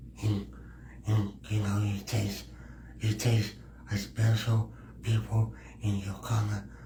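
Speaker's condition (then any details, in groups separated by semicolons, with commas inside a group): Cerebral palsy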